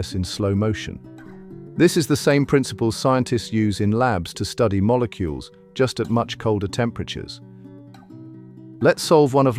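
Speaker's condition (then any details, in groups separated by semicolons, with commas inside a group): No condition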